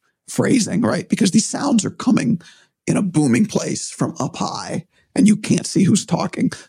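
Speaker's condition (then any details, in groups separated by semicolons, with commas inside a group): Vocal cord surgery; not yet back to full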